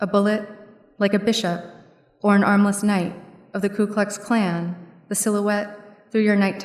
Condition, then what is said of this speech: No condition.